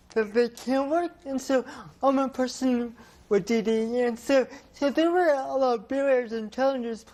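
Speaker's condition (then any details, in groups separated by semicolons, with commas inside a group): Cerebral palsy; talking impacted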